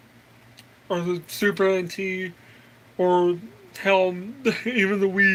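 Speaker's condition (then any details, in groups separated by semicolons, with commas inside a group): Cerebral palsy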